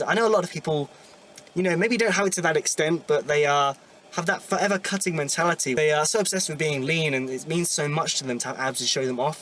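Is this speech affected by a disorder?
No.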